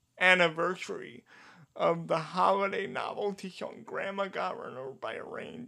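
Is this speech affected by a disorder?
Yes: cerebral palsy; diagnosed at age 2.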